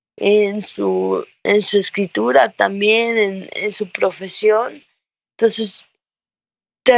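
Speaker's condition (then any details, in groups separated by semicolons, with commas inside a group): Cerebral palsy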